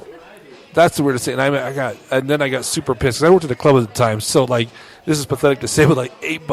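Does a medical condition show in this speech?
No.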